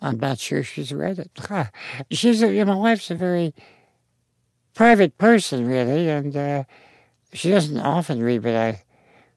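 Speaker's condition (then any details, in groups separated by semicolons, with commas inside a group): Spinal muscular atrophy; congenital genetic neuromuscular, quadriplegic, lifelong wheelchair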